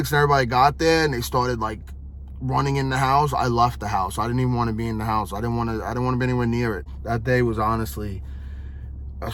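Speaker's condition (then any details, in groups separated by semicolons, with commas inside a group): No condition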